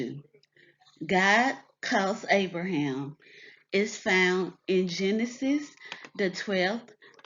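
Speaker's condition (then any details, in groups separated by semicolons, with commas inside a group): No condition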